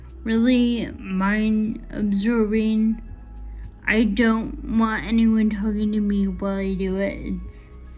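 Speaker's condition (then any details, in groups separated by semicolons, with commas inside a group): Friedreich's ataxia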